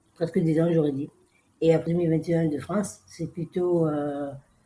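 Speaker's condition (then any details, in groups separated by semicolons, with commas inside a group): Down syndrome; congenital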